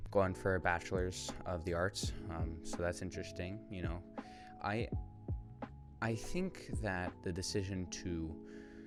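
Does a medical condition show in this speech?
No.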